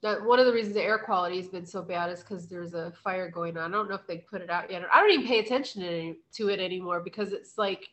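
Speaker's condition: No condition

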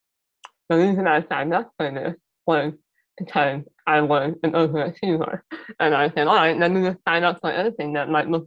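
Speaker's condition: Muscular dystrophy; mild speech impairment

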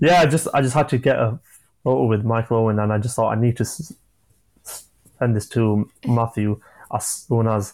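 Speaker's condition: Stammering; stammer since childhood, early NHS speech and language therapy in group with others who stammer, told could never speak fluently; not a fluent speaker, openly admits stammer; repeated sounds, blocks

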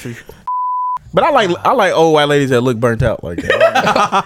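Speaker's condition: No condition

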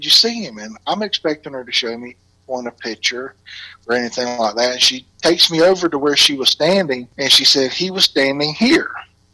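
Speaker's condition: No condition

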